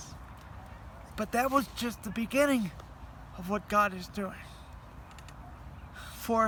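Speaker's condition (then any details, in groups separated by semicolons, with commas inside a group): Cerebral palsy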